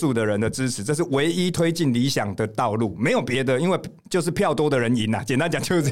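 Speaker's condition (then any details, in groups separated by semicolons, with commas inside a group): No condition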